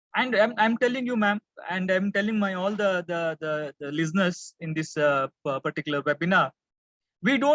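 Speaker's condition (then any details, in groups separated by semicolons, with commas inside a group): No condition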